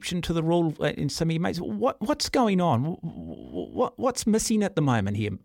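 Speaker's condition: No condition

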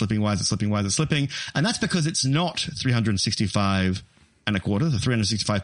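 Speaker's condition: No condition

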